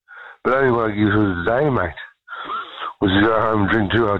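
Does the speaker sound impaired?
Yes: hypoxic brain injury; also called traumatic, about 4 years ago, poor recent memory; about 4 years since injury; speech hard for listeners to understand, apologizes for his talking.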